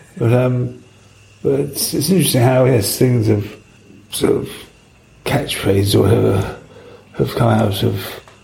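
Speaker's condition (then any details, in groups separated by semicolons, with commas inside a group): Parkinson's; long-standing, diagnosed about 5 years after restaurant opened, pioneering surgery with two brain wires and implanted battery; affects speech, rare audio interview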